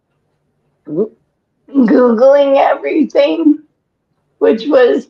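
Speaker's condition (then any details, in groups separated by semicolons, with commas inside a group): ALS; breathless after exertion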